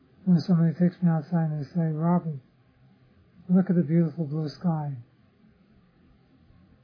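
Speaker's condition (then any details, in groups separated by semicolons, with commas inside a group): Parkinson's disease; others offer remedies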